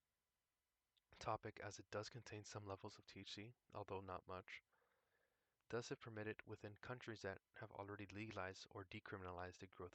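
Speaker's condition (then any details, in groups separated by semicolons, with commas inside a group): No condition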